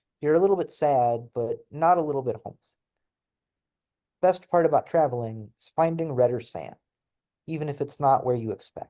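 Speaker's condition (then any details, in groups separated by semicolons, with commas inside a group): No condition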